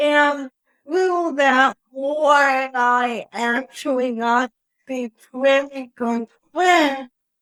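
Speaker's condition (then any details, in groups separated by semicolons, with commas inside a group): Cerebral palsy; wheelchair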